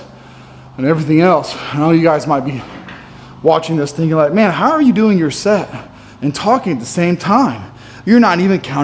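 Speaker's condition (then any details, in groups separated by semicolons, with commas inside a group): No condition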